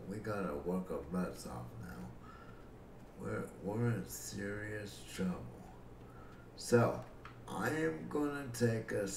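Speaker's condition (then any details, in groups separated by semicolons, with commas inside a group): Cerebral palsy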